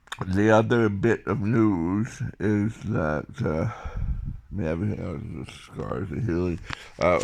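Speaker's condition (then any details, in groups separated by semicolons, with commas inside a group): Tongue cancer surgery, tongue graft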